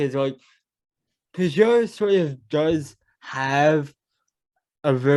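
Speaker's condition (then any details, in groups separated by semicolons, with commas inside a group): Cerebral palsy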